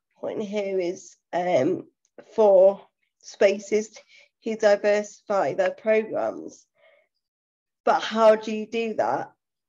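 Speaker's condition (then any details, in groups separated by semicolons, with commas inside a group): Cerebral palsy; full-time wheelchair user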